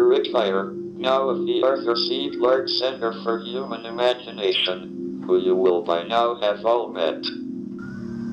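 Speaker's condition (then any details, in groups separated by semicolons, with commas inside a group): ALS, speech-generating device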